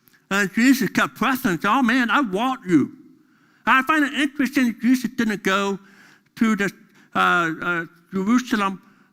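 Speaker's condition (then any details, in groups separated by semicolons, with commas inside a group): Deafness; deaf during school years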